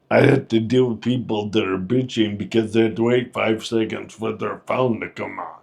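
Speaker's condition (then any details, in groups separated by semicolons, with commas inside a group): Friedreich's ataxia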